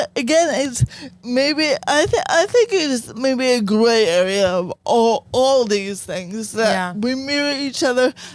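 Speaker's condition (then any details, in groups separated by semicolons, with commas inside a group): Cerebral palsy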